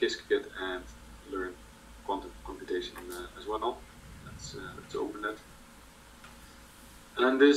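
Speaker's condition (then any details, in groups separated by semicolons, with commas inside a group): No condition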